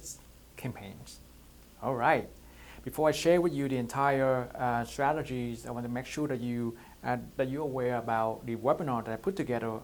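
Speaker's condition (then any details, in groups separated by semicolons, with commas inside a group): No condition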